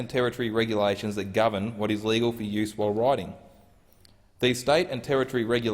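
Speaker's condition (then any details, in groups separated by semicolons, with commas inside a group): No condition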